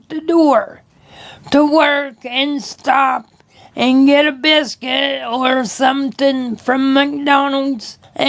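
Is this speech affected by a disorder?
Yes: cerebral palsy.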